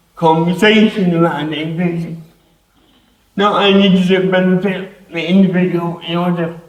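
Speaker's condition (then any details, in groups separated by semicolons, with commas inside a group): Cerebral palsy; affects hands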